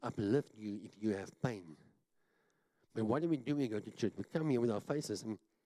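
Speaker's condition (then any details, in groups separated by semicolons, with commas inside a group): Cleft palate; talks funny, self-described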